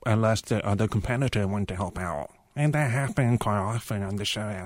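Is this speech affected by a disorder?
Yes: profound deafness; uses cochlear implants, now hears sounds such as rain.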